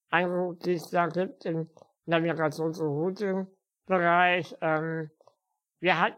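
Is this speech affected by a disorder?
Yes: spinal muscular atrophy; spinal muscular atrophy since birth, physical disability, uses wheelchair.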